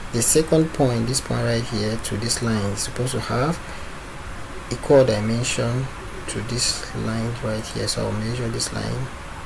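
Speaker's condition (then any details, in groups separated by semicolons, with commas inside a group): No condition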